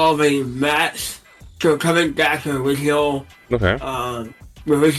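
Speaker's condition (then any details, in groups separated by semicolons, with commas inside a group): Cerebral palsy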